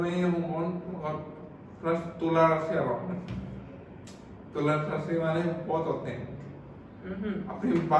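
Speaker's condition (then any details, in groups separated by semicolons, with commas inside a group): Cerebral palsy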